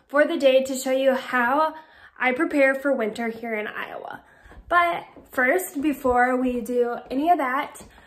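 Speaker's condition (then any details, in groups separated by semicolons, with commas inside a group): No condition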